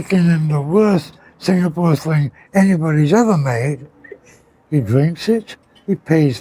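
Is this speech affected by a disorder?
Yes: partial glossectomy for tongue cancer.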